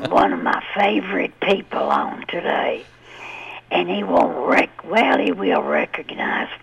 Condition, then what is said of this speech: Vocal cord paralysis. Well, first I want to say, and I have a paralyzed vocal cord, so be glad because I usually use 10 words when